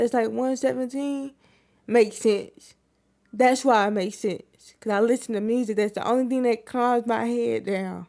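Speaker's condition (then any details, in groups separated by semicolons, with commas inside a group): Cerebral palsy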